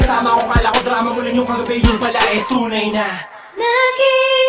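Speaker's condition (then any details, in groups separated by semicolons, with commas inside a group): No condition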